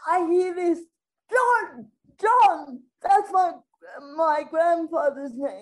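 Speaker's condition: Spastic quadriplegic cerebral palsy

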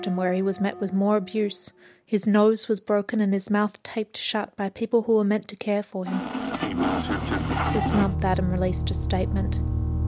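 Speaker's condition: No condition

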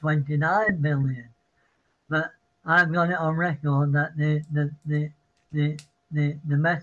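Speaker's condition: Parkinson's; citing Parkinson's

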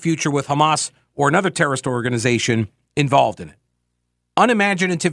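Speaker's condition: No condition

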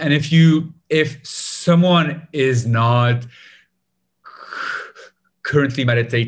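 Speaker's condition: Stutter; lifelong stutter, breathing technique from speech course also done by Gareth Gates, joined Toastmasters; still stutters in six languages, controls stutter with breathing technique; debilitating stutter, avoided speaking about 25 years, stutter evident when speaking, pauses resemble internet lag; blocks

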